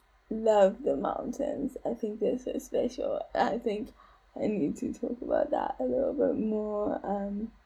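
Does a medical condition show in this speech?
Yes: cerebral palsy; full-time motorized wheelchair user.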